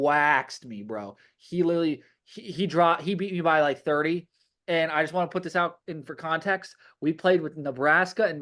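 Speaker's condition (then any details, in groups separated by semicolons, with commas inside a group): No condition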